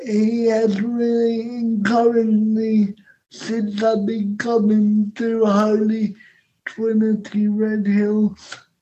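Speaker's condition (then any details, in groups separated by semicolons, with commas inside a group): Cerebral palsy; cerebral palsy present essentially all life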